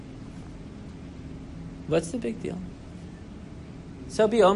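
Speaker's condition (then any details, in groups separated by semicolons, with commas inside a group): No condition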